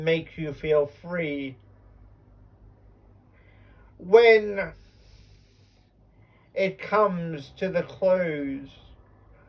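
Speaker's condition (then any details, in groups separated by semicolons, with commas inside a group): Cerebral palsy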